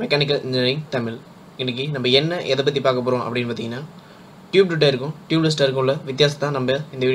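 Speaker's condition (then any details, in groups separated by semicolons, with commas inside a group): No condition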